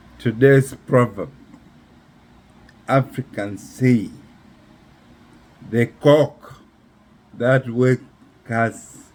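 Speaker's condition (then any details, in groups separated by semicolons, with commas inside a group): Neurological disease after torture; affects speech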